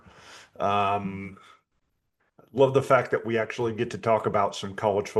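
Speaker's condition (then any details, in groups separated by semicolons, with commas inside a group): No condition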